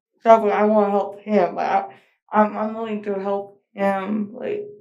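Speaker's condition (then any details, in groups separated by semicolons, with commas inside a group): Cerebral palsy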